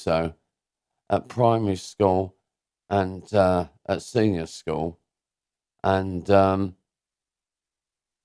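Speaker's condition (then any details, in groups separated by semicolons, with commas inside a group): Cerebral palsy; diagnosed as baby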